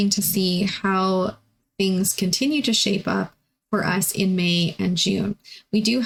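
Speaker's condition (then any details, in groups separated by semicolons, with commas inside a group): No condition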